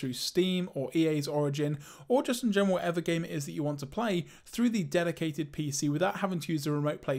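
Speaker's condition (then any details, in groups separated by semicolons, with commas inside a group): No condition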